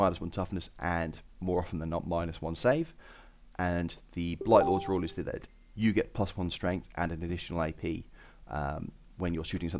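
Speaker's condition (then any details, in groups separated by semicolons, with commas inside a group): No condition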